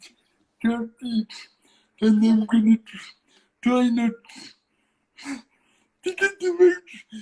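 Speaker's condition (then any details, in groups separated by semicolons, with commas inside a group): Cerebral palsy; singing lessons developed singing voice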